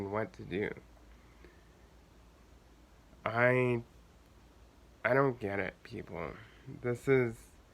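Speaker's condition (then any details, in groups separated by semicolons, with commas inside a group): Cerebral palsy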